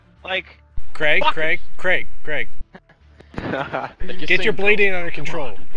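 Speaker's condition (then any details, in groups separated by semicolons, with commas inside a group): No condition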